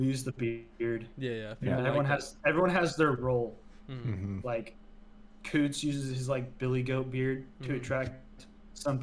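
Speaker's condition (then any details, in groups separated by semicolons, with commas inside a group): No condition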